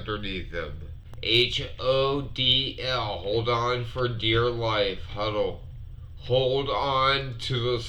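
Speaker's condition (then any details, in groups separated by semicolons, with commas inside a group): Multiple sclerosis; sometimes hard to breathe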